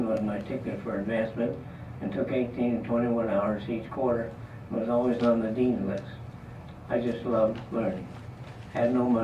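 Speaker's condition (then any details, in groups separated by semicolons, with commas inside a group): Parkinson's disease; trouble talking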